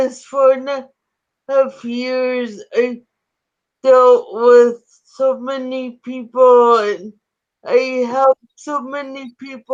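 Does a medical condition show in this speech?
Yes: spastic ataxic cerebral palsy.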